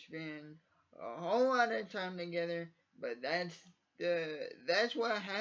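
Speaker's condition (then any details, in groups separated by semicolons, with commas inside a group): Cerebral palsy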